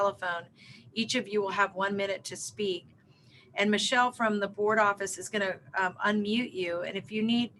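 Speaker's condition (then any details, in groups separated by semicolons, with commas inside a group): No condition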